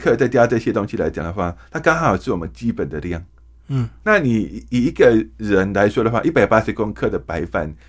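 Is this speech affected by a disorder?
Yes: hearing impairment.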